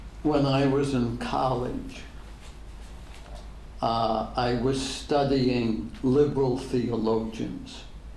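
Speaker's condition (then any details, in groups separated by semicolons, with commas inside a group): ALS; degenerative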